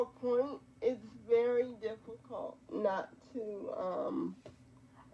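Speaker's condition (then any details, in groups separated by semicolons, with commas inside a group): Quadriplegic cerebral palsy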